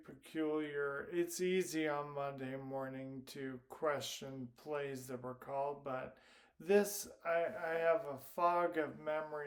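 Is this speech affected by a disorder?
Yes: primary lateral sclerosis.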